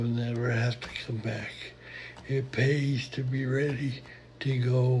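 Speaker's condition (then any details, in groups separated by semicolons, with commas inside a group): Cerebral palsy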